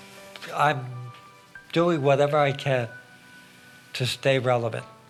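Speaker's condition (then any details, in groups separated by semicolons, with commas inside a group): ALS; hands affected; uses wheelchair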